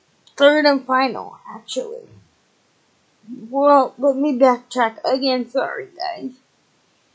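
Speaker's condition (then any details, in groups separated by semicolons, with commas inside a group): Cerebral palsy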